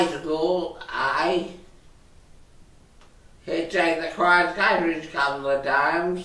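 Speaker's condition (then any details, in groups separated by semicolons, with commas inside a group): Traumatic brain injury; quadriparesis, limited use of all limbs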